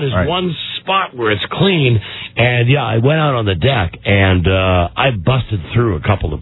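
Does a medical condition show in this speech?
No.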